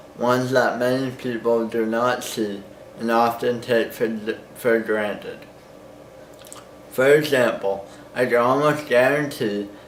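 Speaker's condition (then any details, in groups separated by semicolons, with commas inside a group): Cerebral palsy; slow speech, slight impediment, understandable, tongue botox ineffective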